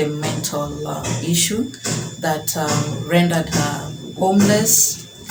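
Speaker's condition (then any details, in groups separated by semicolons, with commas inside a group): No condition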